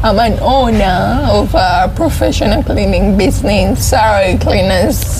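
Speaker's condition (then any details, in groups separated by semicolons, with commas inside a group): Cerebral palsy; onset in secondary school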